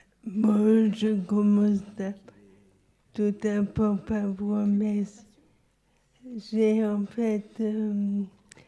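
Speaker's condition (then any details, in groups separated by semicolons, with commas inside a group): Locked-in syndrome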